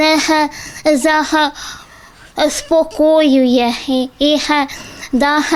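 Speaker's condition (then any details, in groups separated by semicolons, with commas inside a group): Cerebral palsy; in rehabilitation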